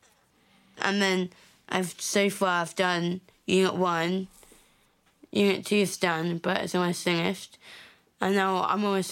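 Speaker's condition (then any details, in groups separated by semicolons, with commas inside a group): Down syndrome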